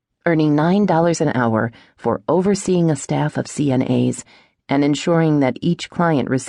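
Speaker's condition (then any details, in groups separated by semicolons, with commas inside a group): No condition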